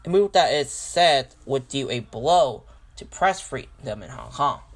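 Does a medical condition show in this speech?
No.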